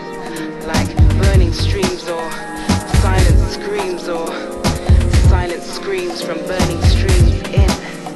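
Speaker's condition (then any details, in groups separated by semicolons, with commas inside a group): No condition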